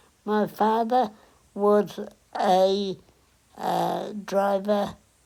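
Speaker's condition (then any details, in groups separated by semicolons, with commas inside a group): Cerebral palsy; onset at 8 days old; lifelong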